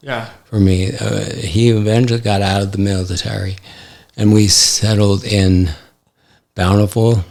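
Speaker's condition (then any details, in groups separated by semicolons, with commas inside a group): ALS; affects hand function; recently diagnosed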